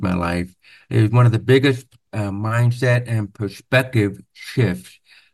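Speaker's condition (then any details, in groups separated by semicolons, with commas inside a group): Profound hearing loss, deaf accent; congenital very severe to profound hearing loss, over 13 years of speech therapy; noticeably different accent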